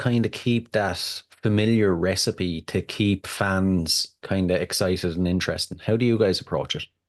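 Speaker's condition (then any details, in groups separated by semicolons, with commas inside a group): No condition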